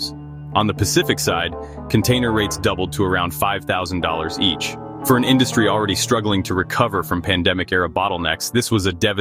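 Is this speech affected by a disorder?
No.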